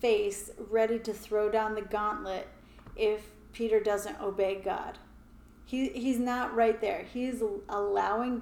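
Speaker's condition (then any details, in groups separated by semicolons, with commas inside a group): No condition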